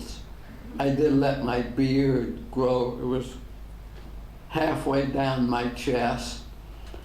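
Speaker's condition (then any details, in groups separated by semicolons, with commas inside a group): ALS; degenerative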